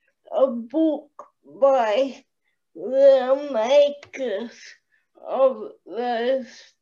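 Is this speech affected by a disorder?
Yes: cerebral palsy.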